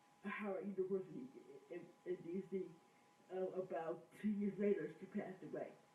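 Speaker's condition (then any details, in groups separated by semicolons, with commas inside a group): Cerebral palsy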